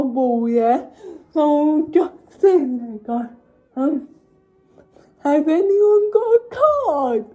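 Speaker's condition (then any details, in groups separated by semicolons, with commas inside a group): Cerebral palsy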